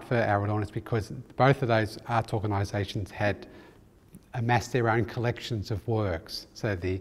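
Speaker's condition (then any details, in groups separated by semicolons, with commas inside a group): No condition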